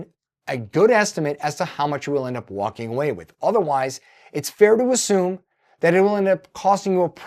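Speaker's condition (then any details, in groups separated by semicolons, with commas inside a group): No condition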